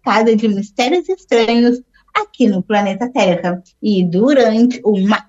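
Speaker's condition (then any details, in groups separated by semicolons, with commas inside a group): Down syndrome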